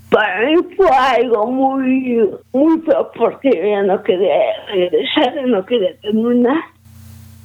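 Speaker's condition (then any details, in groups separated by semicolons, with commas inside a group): Cerebral palsy; some difficulty speaking, still able to speak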